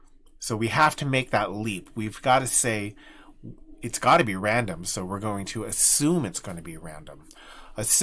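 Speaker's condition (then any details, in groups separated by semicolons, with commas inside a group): No condition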